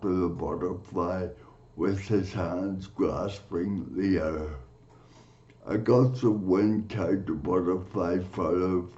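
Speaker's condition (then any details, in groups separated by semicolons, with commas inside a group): Cerebral palsy; from birth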